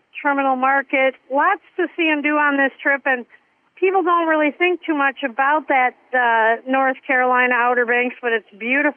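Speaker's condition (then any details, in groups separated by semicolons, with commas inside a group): No condition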